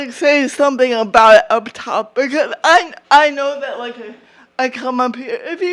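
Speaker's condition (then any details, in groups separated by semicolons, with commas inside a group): Cerebral palsy; atypical voice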